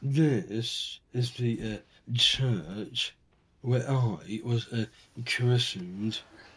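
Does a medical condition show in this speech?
Yes: Down syndrome; three copies of chromosome 21, from birth; age 38; told when very young would never read or speak.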